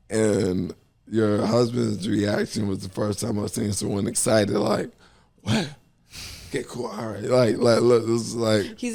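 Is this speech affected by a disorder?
Yes: ALS.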